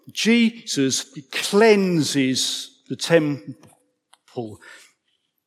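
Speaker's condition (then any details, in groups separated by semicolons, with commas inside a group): Stammer; man aged 55; stammer audible in speech; repeated sounds, prolonged sounds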